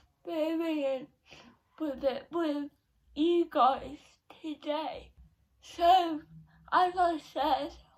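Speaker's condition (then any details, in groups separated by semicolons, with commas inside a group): Cerebral palsy; not quadriplegic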